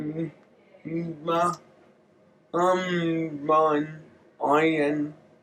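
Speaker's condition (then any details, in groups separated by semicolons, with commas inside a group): Cerebral palsy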